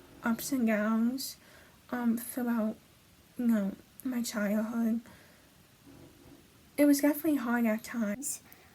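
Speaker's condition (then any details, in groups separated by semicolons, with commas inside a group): Hemiplegic cerebral palsy; right hemiplegia, right hand affected, prenatal stroke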